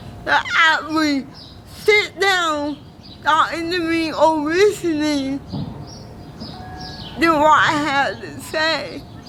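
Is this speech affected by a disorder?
Yes: cerebral palsy.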